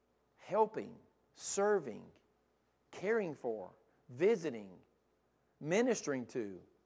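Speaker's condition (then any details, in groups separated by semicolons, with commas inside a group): No condition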